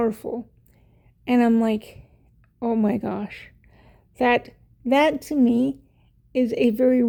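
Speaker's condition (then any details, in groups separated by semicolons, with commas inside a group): Cerebral palsy; wheelchair user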